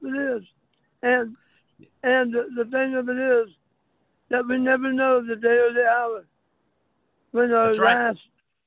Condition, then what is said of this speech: Throat cancer. Therefore, there has been a lot of impact on his throat, on his speech.